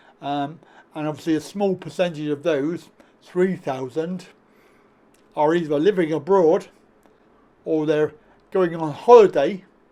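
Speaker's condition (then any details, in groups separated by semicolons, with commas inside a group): Cerebral palsy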